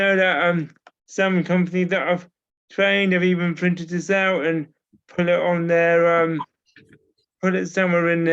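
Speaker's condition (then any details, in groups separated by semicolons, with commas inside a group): Cerebral palsy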